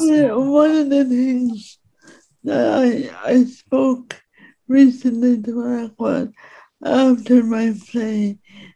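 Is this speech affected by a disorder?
Yes: speech impediment; speaks in own way without modifying accent.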